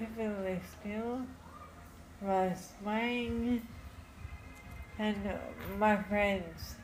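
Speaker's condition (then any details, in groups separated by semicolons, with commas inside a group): Friedreich's ataxia; diagnosed in childhood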